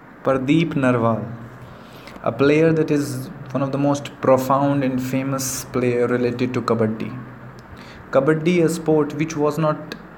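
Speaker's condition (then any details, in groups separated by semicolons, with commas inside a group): No condition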